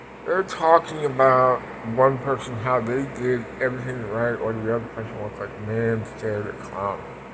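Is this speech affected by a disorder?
Yes: Parkinson's; speech impediment.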